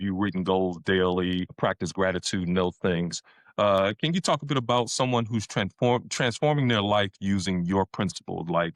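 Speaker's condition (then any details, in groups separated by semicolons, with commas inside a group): No condition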